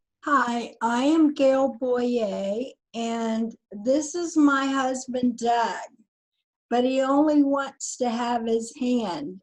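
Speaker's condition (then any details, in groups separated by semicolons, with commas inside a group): ALS; onset with balance loss, backward falls; physical therapy, hospital bed; voice weakening, voice banking begun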